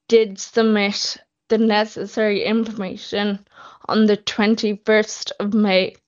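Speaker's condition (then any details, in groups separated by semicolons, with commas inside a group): Friedreich's ataxia; progressive, not yet on skyclaras, drug not yet funded; losing abilities weekly and monthly, losing mobility, transfers only with hands-on help of two people; losing speech, losing swallow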